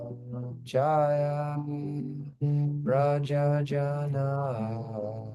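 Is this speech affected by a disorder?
No.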